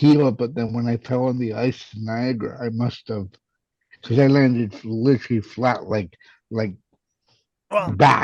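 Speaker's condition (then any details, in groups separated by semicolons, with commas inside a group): Cerebral palsy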